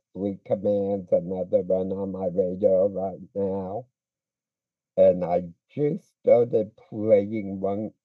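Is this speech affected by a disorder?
Yes: speech impediment; speech impediment since childhood, weaker-looking muscles in childhood, cerebral palsy considered but did not fit; pretty good speaker when comfortable, drama club and debate team experience.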